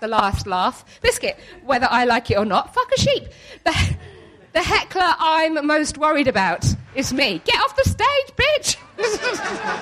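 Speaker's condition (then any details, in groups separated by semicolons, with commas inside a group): Tourette's syndrome; neurological condition, involuntary movements and noises (tics), support worker helps during severe episodes; sausage, hedgehog, obscene phrases, episodes of total speech control loss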